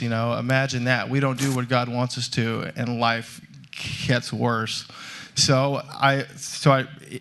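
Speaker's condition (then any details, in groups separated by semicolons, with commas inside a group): Stuttering; stutter since childhood; still stutters, speaks publicly on stage; stutter noticeable to listeners when speaking; prolonged sounds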